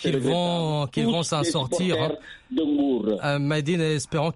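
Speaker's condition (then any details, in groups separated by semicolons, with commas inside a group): No condition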